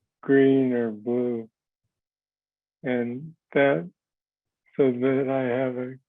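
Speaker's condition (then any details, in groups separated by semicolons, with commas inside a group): Parkinson's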